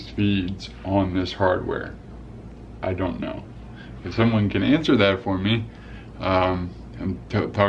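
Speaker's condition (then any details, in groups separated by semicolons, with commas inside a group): Cerebral palsy; affects gait and walking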